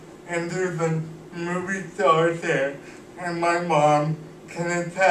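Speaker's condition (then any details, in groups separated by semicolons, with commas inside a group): Cerebral palsy; cannot walk, uses wheelchair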